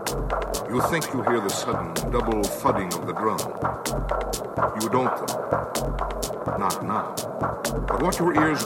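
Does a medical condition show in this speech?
No.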